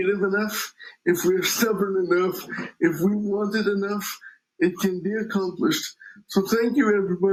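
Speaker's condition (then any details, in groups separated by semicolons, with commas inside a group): Cerebral palsy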